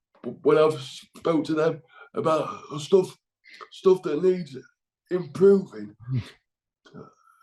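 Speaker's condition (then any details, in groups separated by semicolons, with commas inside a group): Cerebral palsy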